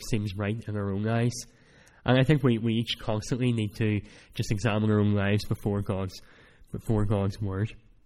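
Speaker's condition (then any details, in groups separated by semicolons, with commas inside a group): Cleft palate; speech not that clear at times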